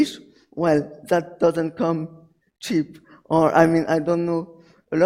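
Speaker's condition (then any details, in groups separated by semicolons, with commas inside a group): Cerebral palsy; hyperventilates without physiotherapy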